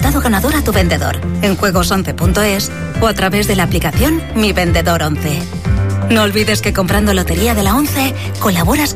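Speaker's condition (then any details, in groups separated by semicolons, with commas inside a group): No condition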